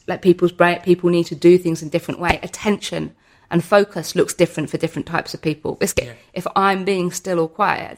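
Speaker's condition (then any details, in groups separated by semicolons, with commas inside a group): Tourette's syndrome; neurological, basal ganglia, motor and vocal tics, intensified in early 20s, wheelchair user, independent with support; frequent vocal tics interrupting speech, hedgehog, sausage, cats, occasional longer phrase tics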